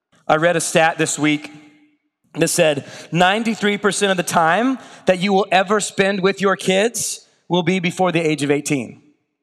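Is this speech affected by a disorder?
No.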